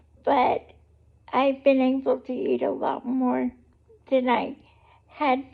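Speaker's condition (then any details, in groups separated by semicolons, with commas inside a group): Cerebral palsy; able to talk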